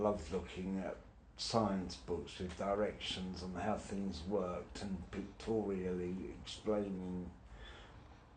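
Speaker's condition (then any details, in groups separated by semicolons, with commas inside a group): Brain injury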